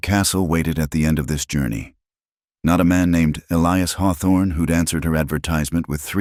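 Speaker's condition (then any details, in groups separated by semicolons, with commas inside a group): No condition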